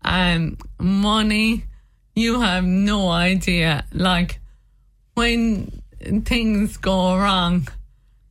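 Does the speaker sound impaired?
Yes: motor neurone disease; diagnosed by elimination at hospital in Limerick, began with fatigue and struggling with physical tasks; very limited hand use, hands worst affected, difficulty eating, walking limited but still tries.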